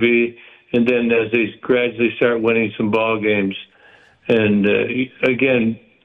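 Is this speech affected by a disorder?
Yes: Parkinson's; stays active.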